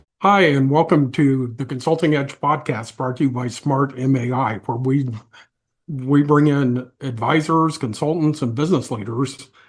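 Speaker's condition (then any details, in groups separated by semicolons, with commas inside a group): No condition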